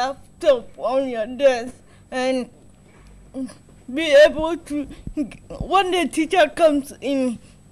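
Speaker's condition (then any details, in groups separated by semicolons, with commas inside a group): Cerebral palsy; involuntary body movements; diagnosed at six months, types slowly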